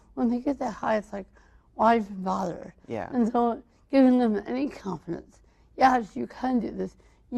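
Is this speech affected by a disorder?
Yes: cerebral palsy, mild.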